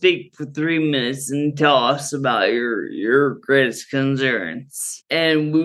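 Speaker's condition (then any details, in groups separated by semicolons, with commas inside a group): Friedreich's ataxia; progressive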